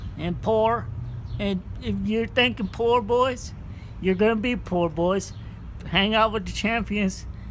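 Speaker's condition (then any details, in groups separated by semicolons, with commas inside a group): Cerebral palsy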